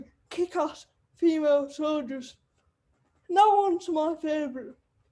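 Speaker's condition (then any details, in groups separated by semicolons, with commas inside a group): Cerebral palsy; wheelchair user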